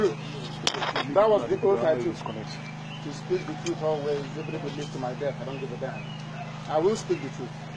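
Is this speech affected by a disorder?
No.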